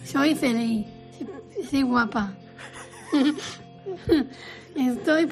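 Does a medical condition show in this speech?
Yes: Down syndrome; trisomy 21, genetic cause; age 39.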